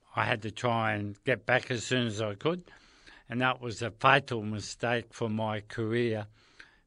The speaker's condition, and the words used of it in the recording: ALS (motor neuron disease). It affects my voice.